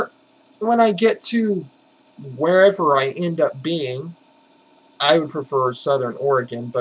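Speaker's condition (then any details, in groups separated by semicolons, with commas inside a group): No condition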